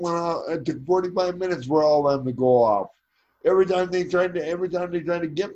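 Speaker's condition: Cerebral palsy; collapsed lung

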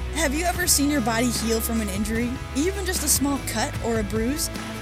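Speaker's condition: No condition

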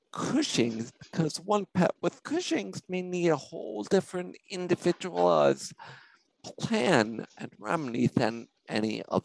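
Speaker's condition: Spinocerebellar ataxia; genetic cause

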